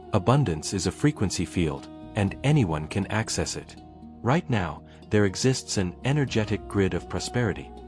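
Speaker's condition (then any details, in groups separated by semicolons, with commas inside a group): No condition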